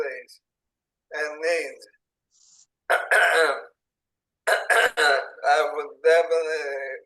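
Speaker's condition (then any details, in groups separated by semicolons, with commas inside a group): ALS, speech-generating device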